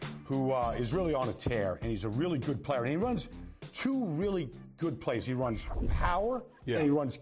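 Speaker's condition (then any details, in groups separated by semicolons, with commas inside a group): No condition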